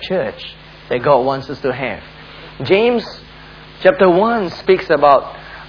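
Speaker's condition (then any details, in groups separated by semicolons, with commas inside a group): No condition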